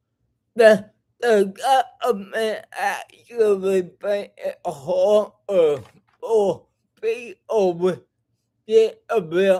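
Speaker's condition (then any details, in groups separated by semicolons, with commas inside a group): Cerebral palsy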